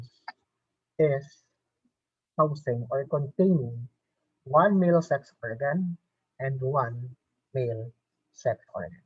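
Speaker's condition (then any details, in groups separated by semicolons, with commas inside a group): No condition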